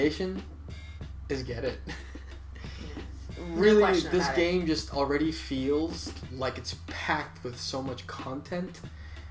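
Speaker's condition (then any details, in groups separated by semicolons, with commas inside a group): No condition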